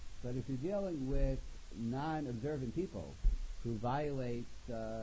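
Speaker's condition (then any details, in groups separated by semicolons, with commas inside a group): No condition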